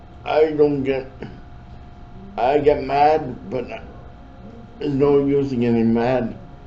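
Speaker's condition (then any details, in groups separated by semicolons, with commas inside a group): Cerebral palsy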